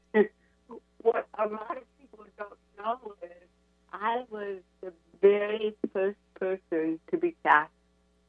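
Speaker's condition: Cerebral palsy; from infancy

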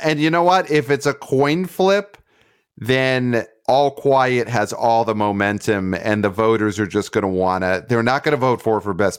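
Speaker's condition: No condition

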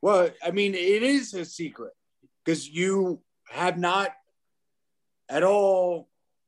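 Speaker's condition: Aphasia; aphasia caused by motorcycle wreck, now disabled

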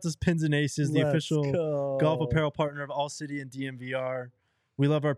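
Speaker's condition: No condition

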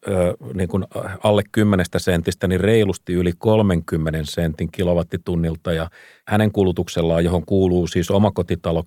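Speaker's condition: No condition

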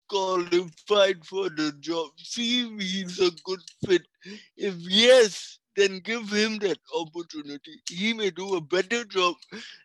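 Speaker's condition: Cerebral palsy; speech affected

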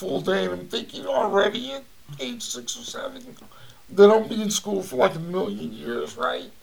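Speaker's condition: Cerebral palsy; voice audibly affected

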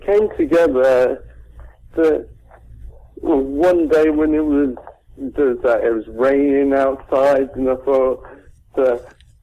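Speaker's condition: Cerebral palsy; dead for 26 minutes at birth

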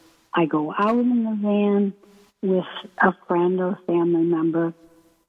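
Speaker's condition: ALS; first symptoms subtle in right foot, wheelchair user, Beezy board replaced standard transfer board; breathing muscles affected, hard to speak, may sound weak or hard to understand, paces speech, slowing, pausing

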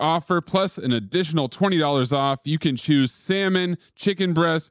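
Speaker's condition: No condition

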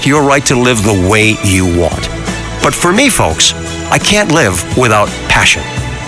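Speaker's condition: No condition

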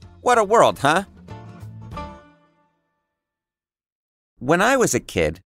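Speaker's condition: No condition

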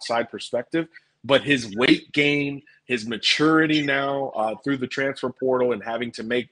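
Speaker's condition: No condition

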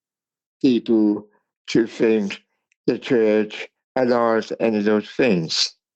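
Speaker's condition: Cerebral palsy; speech impairment

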